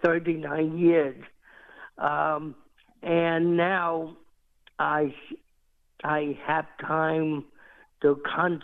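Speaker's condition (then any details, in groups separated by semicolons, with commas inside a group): Cerebral palsy; diagnosed at 6 months, never expected to walk, later learned to walk, ran New York City Marathon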